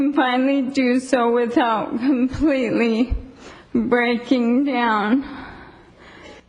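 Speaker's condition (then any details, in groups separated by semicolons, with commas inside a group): ALS; diagnosed about six weeks ago; speech audibly affected, swallowing and breathing issues, worsening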